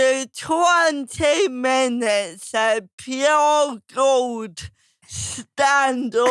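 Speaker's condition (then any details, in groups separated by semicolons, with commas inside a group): Cerebral palsy; therapy stopped at 18; speech therapy as child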